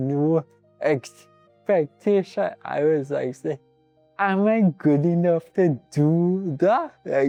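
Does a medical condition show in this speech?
Yes: cerebral palsy; from birth.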